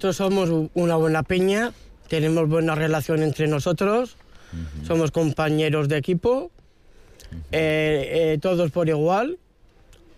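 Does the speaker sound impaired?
Yes: Down syndrome.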